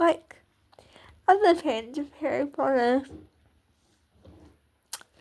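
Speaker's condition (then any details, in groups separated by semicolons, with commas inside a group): Cerebral palsy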